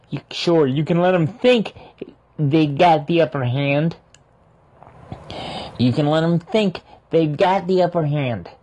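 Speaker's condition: Cerebral palsy; cerebral palsy from birth

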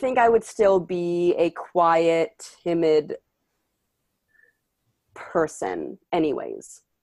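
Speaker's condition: Stuttering; stutter since childhood, mild and controllable in childhood, later worsened, individual speech therapy at 16; worse with stress, anxiety and adults, less when whispering, angry, alone; blocks

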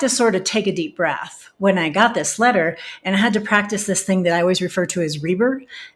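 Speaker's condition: No condition

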